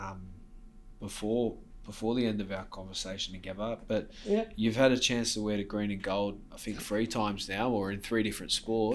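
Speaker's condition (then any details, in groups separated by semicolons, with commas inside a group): No condition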